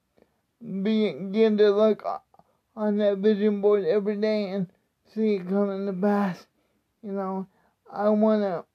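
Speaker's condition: Cerebral palsy; many physical tasks not possible

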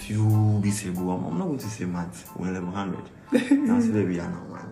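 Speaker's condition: No condition

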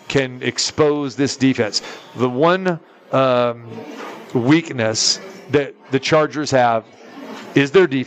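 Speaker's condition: No condition

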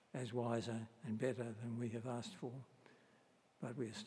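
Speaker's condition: Parkinson's disease; concern about voice carrying through

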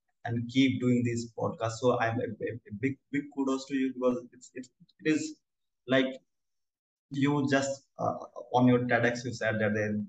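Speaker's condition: Stammering; onset after two incidents, no stammer before, left-handed forced to use right hand, never speech therapy; frequent whole-word repetitions, many uh fillers, part-word breaks and restarts; repeated sounds, repeated words

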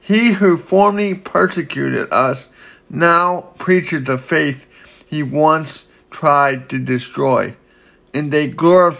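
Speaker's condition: Cerebral palsy

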